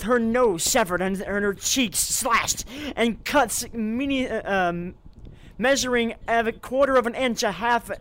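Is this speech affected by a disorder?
Yes: stuttering; lifelong stuttering; stumbles when reading straight from a script, fluent once words are memorized; here repeated sounds, prolonged sounds.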